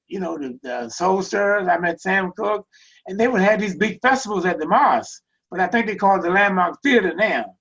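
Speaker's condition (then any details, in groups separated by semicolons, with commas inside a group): No condition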